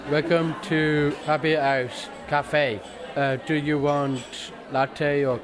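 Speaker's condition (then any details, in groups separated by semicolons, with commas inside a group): Down syndrome; young adult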